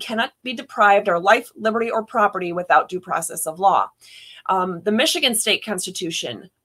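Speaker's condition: No condition

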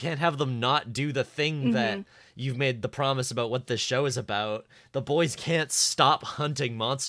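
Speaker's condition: No condition

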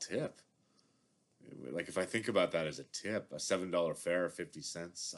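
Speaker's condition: No condition

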